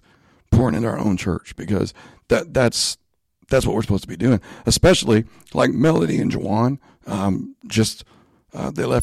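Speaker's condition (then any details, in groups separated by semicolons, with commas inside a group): Spasmodic dysphonia; in speech therapy with doctors, band crowns off for medical year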